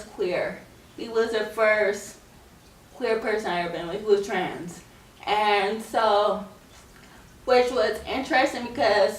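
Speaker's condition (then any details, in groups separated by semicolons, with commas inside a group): Cerebral palsy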